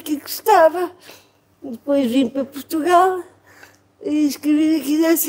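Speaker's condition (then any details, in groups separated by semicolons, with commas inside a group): Cerebral palsy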